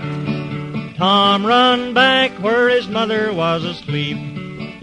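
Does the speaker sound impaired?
No.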